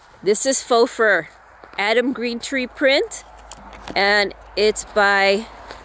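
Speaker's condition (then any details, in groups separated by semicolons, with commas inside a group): No condition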